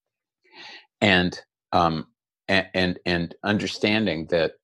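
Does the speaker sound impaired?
No.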